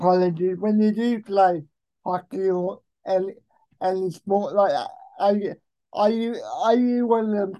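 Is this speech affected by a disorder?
Yes: cerebral palsy; most severe type, present since birth, uses electric wheelchair driven himself, expected non-verbal, began talking at age 6; speech affected, can get rambly when nervous.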